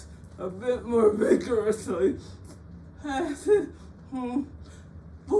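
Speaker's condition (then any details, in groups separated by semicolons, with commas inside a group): Cerebral palsy; frequent speech therapy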